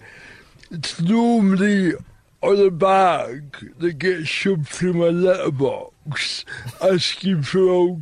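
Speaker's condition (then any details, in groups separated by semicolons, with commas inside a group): Cerebral palsy; finds some words hard to say, difficulty with ch sound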